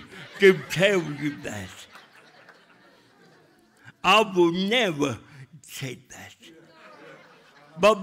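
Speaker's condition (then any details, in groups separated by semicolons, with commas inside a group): Cerebral palsy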